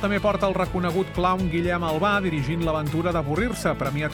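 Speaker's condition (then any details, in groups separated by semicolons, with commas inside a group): No condition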